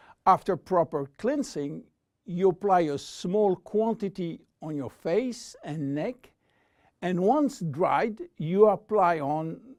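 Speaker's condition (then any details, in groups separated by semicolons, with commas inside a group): No condition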